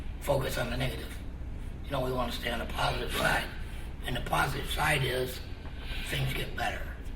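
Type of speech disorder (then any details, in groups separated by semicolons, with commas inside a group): Speech with a voice prosthesis; laryngectomy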